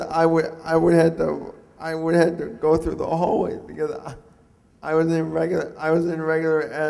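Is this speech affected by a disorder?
Yes: cerebral palsy; facial muscles impaired, predicted not to talk.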